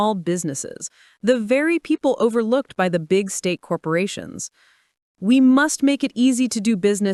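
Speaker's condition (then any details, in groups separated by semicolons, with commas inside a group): No condition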